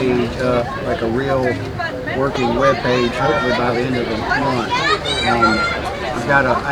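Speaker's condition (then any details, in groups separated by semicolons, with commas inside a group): No condition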